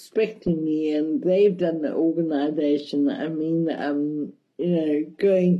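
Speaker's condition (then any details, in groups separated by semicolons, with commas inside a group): Cerebral palsy, mild; speech mildly affected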